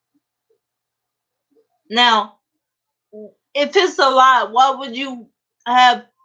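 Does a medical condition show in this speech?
Yes: cerebral palsy; uses a wheelchair.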